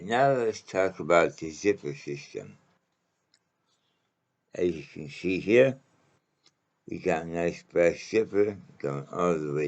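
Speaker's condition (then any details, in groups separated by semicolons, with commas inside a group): Mouth cancer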